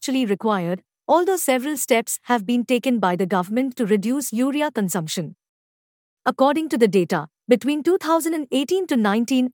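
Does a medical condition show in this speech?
No.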